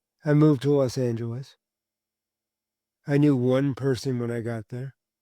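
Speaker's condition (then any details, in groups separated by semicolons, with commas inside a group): Cerebral palsy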